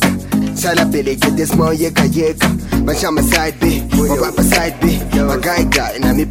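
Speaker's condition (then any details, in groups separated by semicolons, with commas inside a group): No condition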